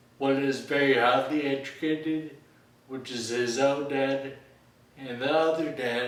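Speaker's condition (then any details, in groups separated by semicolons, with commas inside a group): Friedreich ataxia; inherited; diagnosed at age 12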